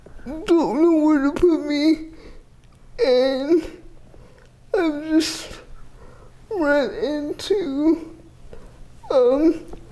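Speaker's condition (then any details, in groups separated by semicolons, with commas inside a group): Cerebral palsy, athetoid quadriplegia, severe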